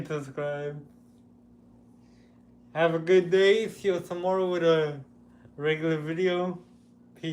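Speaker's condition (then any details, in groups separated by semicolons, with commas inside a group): Cerebral palsy; with developmental delay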